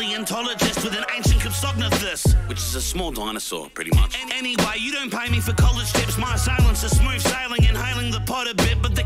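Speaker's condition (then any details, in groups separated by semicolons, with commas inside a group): No condition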